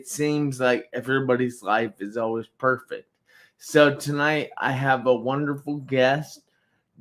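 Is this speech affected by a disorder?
Yes: traumatic brain injury.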